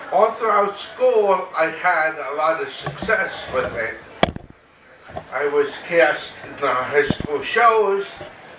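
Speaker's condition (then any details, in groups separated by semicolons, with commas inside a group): Cerebral palsy, mild; mainly affects speech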